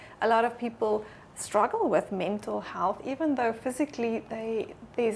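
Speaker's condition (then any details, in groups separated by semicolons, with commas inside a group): No condition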